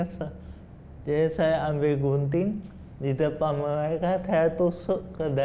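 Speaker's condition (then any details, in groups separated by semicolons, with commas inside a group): Cerebral palsy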